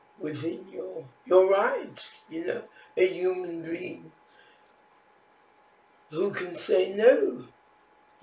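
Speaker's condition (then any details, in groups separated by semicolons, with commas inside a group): Facial palsy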